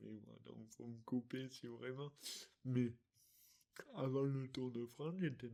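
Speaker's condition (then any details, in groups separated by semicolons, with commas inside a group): Dystonia; articulation difficulties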